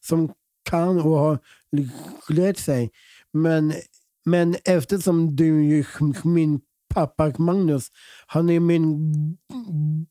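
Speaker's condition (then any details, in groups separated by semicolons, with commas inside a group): Down syndrome; 32 years with condition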